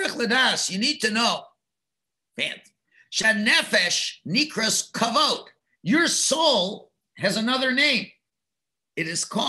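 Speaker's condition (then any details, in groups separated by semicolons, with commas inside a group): No condition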